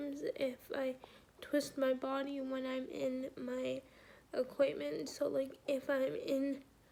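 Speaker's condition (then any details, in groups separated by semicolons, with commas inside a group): Cerebral palsy; brain not developed properly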